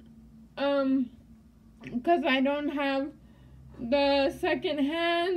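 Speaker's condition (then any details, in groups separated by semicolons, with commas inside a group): Cerebral palsy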